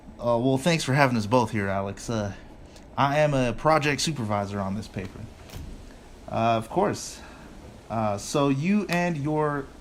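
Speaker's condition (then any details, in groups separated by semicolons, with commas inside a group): No condition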